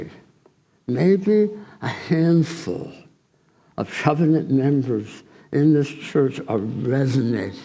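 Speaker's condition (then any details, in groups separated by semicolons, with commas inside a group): Tongue cancer surgery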